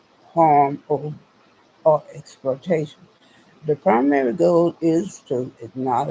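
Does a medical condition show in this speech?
Yes: spinal neurosarcoidosis.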